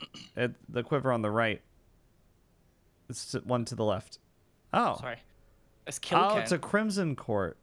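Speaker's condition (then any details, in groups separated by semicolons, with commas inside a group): No condition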